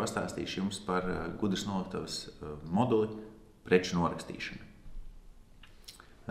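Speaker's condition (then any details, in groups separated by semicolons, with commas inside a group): No condition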